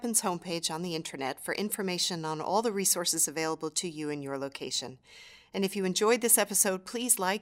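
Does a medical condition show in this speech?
No.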